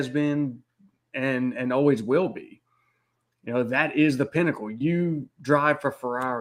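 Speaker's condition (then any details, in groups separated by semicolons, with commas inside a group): No condition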